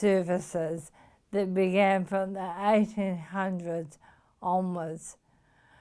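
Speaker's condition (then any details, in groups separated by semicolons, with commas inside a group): Motor neuron disease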